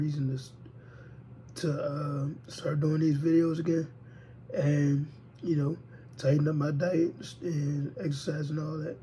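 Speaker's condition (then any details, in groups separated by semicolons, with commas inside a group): Cerebral palsy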